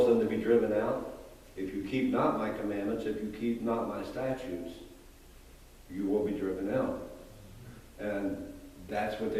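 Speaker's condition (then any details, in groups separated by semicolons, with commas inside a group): No condition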